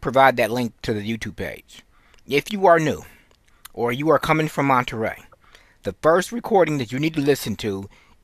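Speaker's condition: No condition

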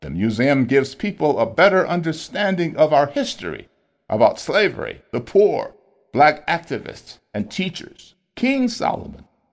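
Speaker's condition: No condition

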